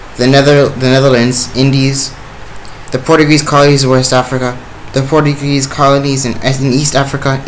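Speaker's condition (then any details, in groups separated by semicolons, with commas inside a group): No condition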